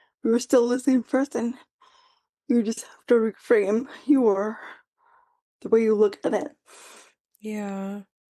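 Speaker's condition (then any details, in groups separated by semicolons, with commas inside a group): Quadriplegic cerebral palsy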